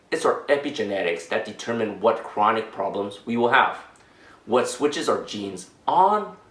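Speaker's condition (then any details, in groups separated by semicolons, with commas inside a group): No condition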